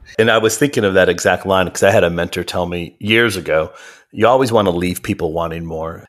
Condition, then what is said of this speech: None; typical speech.